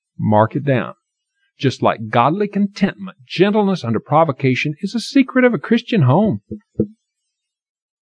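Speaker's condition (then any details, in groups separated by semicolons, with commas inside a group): No condition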